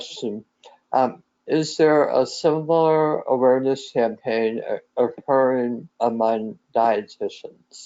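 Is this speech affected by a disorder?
Yes: head and neck cancer.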